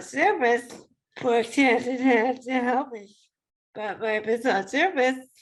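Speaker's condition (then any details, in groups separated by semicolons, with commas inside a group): ALS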